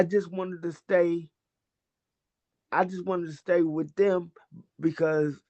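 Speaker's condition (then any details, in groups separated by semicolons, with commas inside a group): Cerebral palsy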